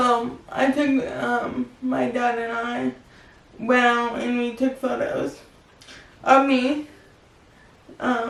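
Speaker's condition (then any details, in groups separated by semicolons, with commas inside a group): Cerebral palsy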